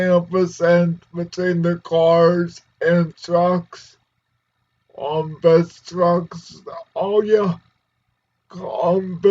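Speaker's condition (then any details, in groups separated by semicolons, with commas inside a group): Cerebral palsy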